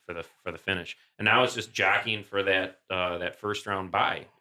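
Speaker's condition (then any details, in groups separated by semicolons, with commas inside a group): No condition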